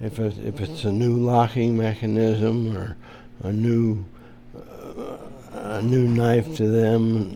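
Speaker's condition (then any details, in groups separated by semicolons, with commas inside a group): Parkinson's disease; managed, under control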